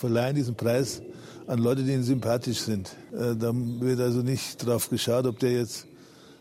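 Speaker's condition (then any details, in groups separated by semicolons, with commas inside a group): Parkinson's disease; feels symptom-free when well adjusted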